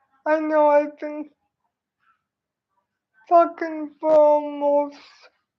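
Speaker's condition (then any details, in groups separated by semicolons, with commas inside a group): Cerebral palsy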